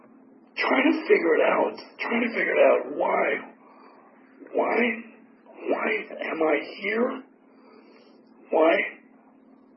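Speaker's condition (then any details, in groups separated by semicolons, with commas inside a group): Tracheotomy; tracheotomy still in place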